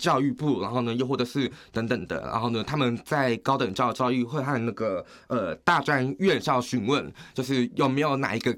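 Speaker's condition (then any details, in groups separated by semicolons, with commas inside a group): Hearing impairment, acquired, progressive; slight accent, taken for ABC, Southeast Asian or overseas Chinese, word order and naturalness normal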